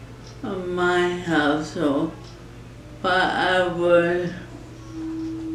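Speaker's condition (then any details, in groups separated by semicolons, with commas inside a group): ALS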